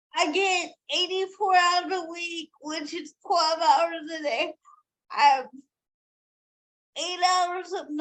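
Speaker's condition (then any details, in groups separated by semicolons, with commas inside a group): Cerebral palsy; from birth, 42 surgeries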